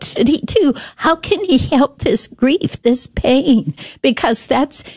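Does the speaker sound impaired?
Yes: spasmodic dysphonia; voice problem, speech gets out of whack, still able to speak if careful.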